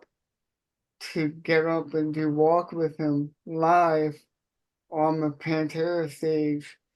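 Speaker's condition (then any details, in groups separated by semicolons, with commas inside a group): Cerebral palsy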